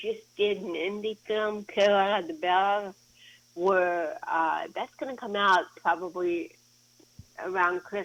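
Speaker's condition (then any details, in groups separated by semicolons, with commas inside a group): Cerebral palsy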